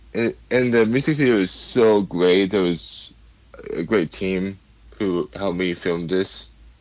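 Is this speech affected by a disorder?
Yes: cerebral palsy; cerebral palsy from birth, lifelong, affects speech and physical abilities; hard for others to understand at first.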